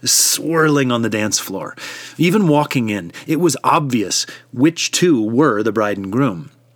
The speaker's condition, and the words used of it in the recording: None; typical speech.